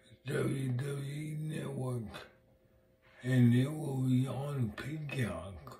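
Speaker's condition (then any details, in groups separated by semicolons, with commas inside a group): Multiple sclerosis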